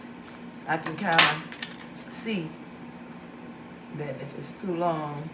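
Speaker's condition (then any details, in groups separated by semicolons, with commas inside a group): No condition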